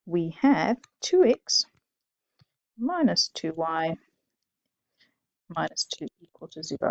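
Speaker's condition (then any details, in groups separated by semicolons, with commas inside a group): No condition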